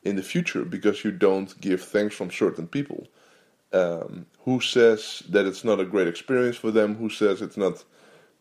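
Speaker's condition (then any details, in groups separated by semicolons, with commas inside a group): No condition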